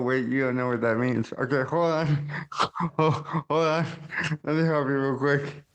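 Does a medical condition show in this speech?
Yes: cerebral palsy; caused by stroke at birth.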